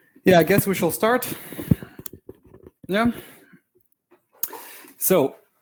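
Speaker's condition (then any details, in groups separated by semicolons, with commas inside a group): No condition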